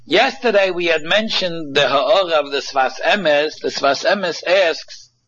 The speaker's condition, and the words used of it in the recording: No condition.